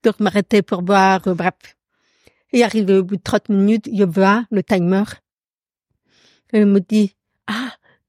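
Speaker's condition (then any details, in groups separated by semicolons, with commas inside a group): Profound deafness; audible accent from deafness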